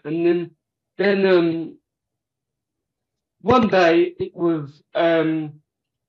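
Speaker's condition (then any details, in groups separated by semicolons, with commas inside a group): Cerebral palsy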